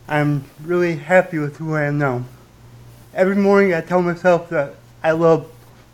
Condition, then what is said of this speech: Stuttering. So if I'm coming up to one of those words, I give a little quick and then I don't stutter.